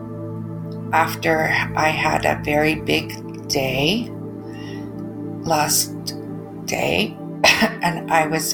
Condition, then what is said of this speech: Aphasia. I am privileged because I can speak even though it is difficult sometimes, but I can get my message out.